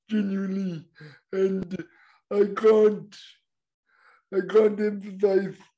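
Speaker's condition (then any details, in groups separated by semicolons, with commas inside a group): Cerebral palsy; voice described as unusual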